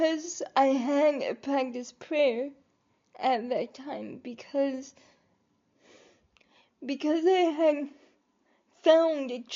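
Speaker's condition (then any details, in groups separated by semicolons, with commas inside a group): Cerebral palsy; able to articulate and speak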